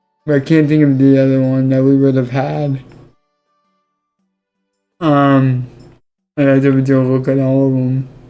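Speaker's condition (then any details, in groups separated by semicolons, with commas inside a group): Cerebral palsy; affects legs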